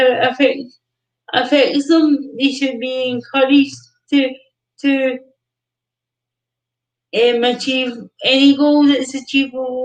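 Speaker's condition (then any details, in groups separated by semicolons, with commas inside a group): Cerebral palsy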